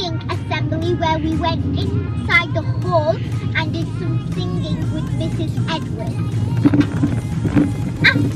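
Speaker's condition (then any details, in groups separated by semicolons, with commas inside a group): No condition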